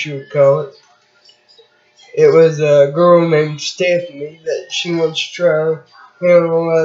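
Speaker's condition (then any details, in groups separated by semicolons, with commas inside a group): Cerebral palsy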